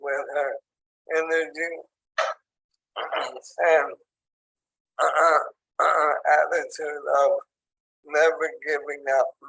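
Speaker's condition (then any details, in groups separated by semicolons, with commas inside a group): ALS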